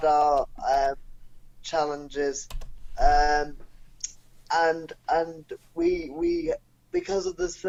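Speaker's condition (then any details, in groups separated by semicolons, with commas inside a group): Cerebral palsy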